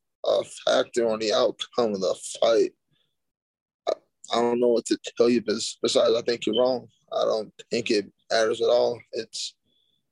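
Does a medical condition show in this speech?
Yes: stuttering; lifelong stutter, not caused by combat sports, father also stutters; commenters call speech slurred and mistake it for CTE; here repeated sounds, prolonged sounds.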